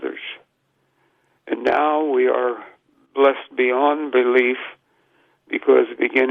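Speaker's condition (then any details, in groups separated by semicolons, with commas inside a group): No condition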